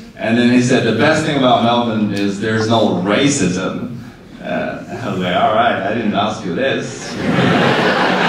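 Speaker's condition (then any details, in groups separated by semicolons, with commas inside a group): No condition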